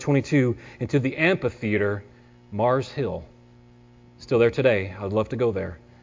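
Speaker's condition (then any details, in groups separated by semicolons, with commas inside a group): No condition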